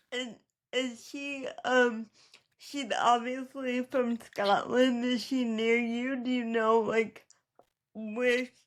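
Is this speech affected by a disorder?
Yes: cerebral palsy.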